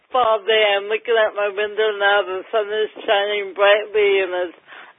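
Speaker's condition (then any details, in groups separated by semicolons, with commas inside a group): Cerebral palsy, mild; mildly affects speech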